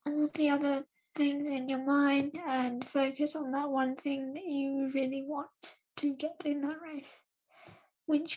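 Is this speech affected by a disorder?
Yes: cerebral palsy; spastic dystonic quadriplegia, limits daily tasks such as getting dressed; age 12, physiotherapy by Claire Smart, Cerebral Palsy Alliance, past HABIT-ILE 66-hour intensive therapy, race runner.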